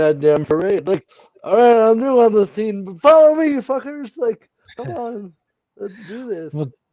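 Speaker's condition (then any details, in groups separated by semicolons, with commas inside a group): Cerebral palsy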